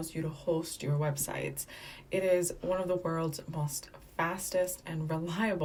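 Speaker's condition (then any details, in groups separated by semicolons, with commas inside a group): No condition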